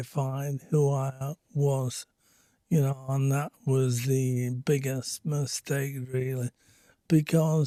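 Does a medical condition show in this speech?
Yes: speech apraxia; disrupted brain signals to vocal cords; about 50% improved after therapy, fluency back; voice came and went, now much slower, singing voice affected.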